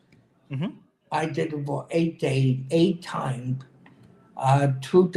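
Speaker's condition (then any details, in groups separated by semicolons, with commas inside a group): Cerebral palsy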